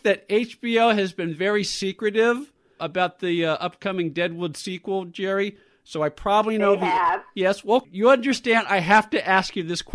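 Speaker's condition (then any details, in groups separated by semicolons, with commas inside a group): No condition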